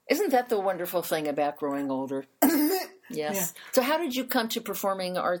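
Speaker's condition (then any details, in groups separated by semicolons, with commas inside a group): No condition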